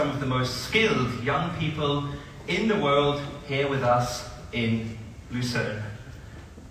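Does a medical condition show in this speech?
No.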